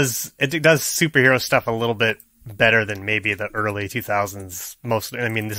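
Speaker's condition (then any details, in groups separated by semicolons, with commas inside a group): No condition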